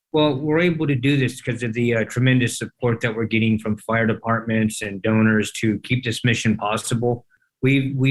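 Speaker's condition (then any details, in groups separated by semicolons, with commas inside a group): No condition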